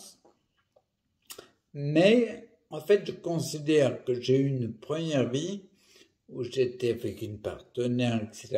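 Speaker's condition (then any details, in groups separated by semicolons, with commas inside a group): Primary progressive multiple sclerosis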